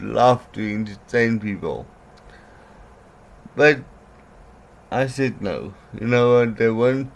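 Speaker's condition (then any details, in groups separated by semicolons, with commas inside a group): Cerebral palsy; poor balance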